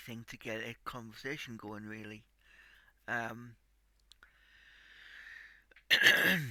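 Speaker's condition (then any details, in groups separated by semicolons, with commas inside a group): Cerebral palsy; tight muscles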